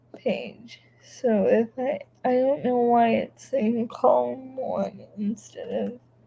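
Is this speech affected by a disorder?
Yes: cerebral palsy.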